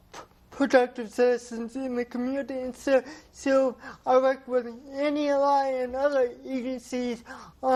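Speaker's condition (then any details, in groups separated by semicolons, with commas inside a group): Cerebral palsy; talking impacted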